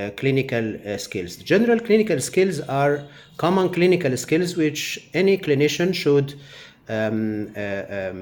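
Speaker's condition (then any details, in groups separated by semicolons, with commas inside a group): No condition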